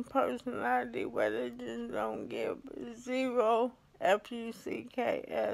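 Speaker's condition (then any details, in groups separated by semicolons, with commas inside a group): ALS; affects hands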